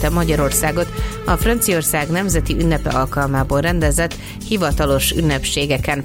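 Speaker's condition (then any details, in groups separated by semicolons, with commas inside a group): No condition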